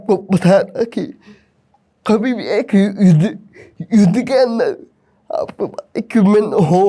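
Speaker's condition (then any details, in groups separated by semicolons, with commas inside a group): Cerebral palsy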